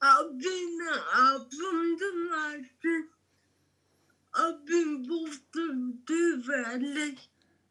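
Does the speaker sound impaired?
Yes: cerebral palsy; cerebral palsy from birth, mainly physical, uncontrollable muscle movements, wheelchair user.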